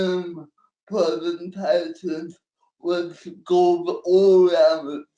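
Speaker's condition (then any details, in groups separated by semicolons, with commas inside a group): Cerebral palsy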